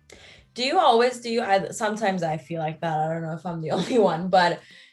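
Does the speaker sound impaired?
No.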